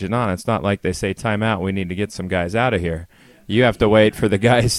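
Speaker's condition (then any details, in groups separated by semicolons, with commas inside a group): No condition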